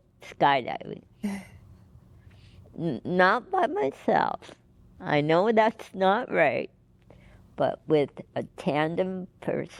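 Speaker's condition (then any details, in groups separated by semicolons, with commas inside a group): Cerebral palsy; could not speak or move as child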